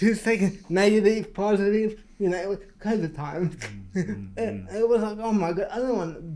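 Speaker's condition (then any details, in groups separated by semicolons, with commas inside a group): Cerebral palsy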